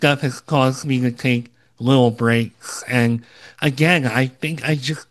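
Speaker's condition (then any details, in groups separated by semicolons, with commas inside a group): Cleft lip and palate, Opitz G/BBB syndrome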